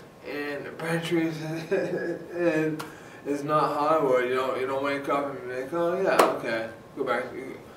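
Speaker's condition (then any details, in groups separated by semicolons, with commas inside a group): Traumatic brain injury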